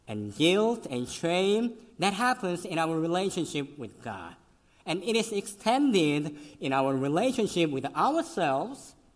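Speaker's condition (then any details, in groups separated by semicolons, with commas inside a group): Cleft lip and palate; congenital, severe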